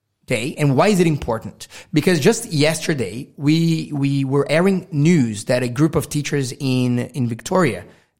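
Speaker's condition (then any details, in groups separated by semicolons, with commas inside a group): No condition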